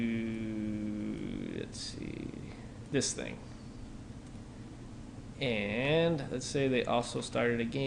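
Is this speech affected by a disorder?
No.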